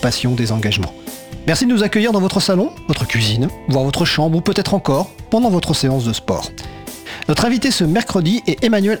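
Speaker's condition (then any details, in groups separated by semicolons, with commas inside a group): No condition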